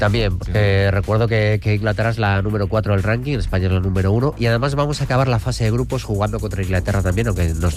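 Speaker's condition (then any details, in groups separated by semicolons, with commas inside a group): No condition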